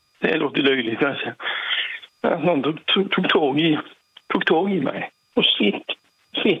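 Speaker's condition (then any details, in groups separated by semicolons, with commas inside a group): Parkinson's; operation involving throat about two months ago; takes 40-50 tablets a day for Parkinson's, recent intensive care with oxygen mask; difficulty speaking at times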